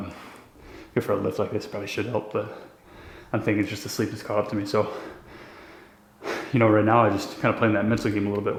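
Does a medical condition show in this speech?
No.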